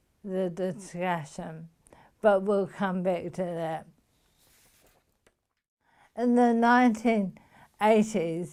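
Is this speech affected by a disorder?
Yes: motor neuron disease.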